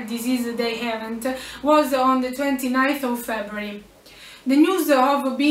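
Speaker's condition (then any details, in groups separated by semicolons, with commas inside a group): No condition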